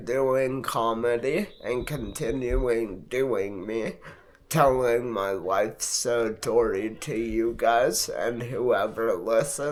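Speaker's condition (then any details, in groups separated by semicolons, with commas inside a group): Multiple sclerosis; affects hands and left arm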